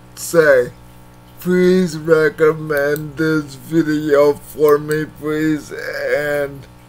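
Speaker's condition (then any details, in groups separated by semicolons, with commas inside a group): Cerebral palsy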